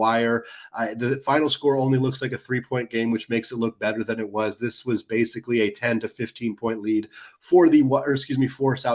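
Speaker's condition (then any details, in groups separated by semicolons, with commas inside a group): No condition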